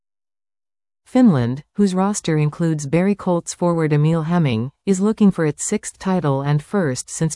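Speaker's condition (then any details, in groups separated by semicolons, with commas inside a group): No condition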